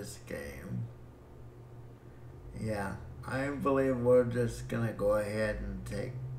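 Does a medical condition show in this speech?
Yes: cerebral palsy; breathing fine.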